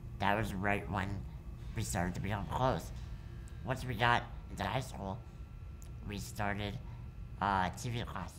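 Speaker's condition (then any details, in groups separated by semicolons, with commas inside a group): Muscular dystrophy; present from birth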